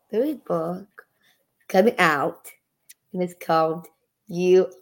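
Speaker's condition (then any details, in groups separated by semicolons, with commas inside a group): Down syndrome; age 14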